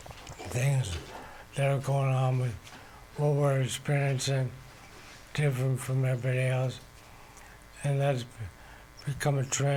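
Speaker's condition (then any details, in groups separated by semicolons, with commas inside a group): ALS; voice affected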